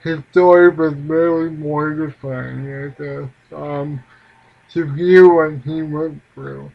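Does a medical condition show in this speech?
Yes: cerebral palsy.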